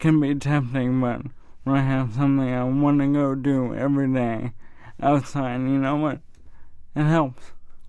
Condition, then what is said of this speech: ALS (motor neuron disease). So the fact that over four years later that I can still walk around and communicate without a communication or device or use a wheelchair